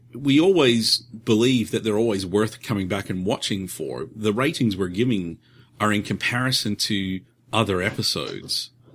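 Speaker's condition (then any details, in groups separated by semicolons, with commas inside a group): No condition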